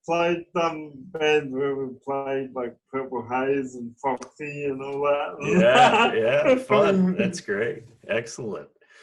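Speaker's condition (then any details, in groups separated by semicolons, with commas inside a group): Cerebral palsy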